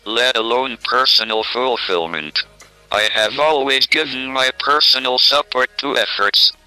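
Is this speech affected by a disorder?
Yes: motor neurone disease, through a speech-generating device; onset early adulthood, diagnosed during postgraduate study at Cambridge, very minimal limb use; practically all adult life since onset, Equalizer communication system controlled by touch of a button; speaks through Equalizer system and computer speech synthesizer controlled by button clicks.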